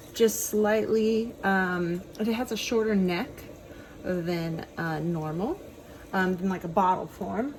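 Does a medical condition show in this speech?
No.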